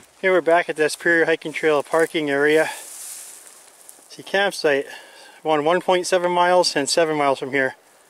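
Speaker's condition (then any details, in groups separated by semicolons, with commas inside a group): No condition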